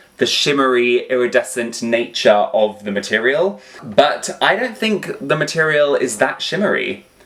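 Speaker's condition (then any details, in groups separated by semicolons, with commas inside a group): No condition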